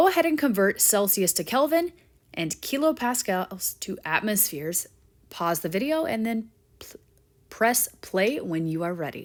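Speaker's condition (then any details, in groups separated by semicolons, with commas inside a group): No condition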